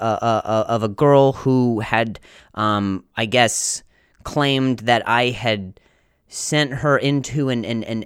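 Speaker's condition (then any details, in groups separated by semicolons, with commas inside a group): Stutter; including during stand-up; repeated sounds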